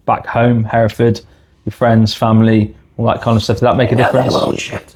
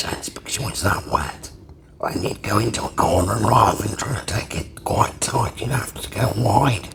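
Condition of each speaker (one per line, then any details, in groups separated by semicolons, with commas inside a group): No condition
Laryngectomy; permanent tracheostomy, throat scar tissue; seven years since operation; breathes through tracheostomy, cold air hinders breathing, frequent throat clearing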